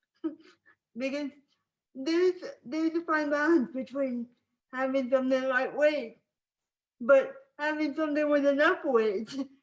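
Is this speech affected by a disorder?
Yes: spastic cerebral palsy.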